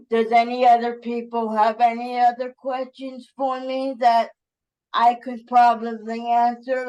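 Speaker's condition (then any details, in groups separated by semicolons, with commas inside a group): Cerebral palsy; uses wheelchair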